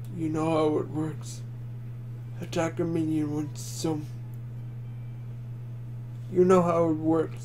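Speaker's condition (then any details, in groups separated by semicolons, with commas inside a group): Quadriplegic cerebral palsy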